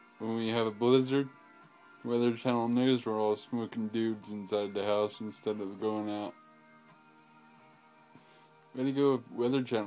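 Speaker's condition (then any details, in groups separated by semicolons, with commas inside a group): Cerebral palsy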